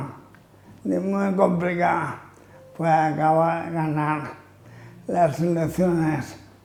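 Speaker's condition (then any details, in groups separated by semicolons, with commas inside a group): Amyotrophic lateral sclerosis (ela)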